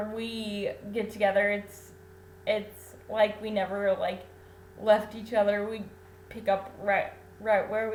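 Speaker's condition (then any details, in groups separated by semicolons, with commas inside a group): Cerebral palsy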